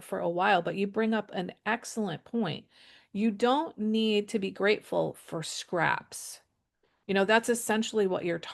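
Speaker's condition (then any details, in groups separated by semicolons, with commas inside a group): No condition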